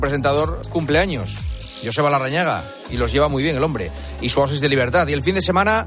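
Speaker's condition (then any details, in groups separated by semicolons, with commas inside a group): No condition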